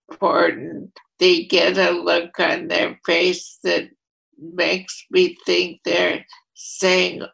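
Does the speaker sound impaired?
Yes: ALS; ALS affecting voluntary motor neurons, first primary lateral sclerosis diagnosis, second opinion Columbia med center; voice affected.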